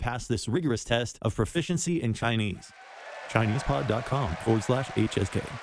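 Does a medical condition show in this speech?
No.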